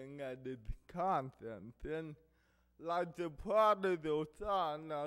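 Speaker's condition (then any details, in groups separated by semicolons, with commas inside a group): Cerebral palsy; affects hearing and speech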